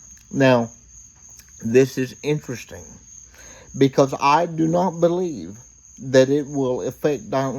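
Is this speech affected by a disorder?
Yes: cerebral palsy; reports speaking clearly.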